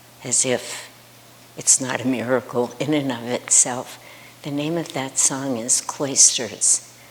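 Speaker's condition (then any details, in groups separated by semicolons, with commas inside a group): No condition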